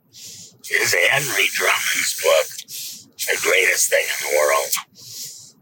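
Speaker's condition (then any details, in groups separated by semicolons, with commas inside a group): Laryngectomy; rattles esophagus like vocal cords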